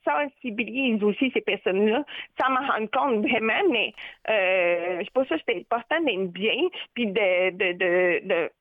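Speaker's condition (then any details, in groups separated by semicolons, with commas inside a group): Deafness with cochlear implant; familial deafness; phone hard to understand, especially deep male voices, fast or quiet speakers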